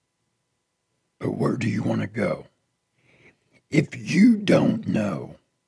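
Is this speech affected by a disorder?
Yes: partial laryngectomy after throat cancer; one vocal cord remaining.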